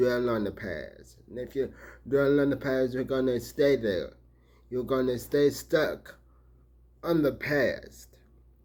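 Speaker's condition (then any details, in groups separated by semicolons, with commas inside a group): Traumatic brain injury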